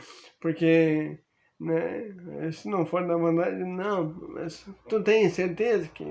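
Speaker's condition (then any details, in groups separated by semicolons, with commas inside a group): Amyotrophic lateral sclerosis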